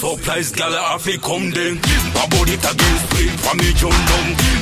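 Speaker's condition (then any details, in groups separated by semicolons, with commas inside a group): No condition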